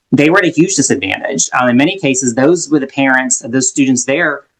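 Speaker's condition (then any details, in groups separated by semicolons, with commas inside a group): No condition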